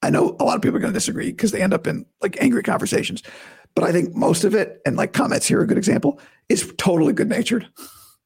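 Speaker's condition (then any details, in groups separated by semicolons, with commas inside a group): Vocal cord surgery recovery; best in two weeks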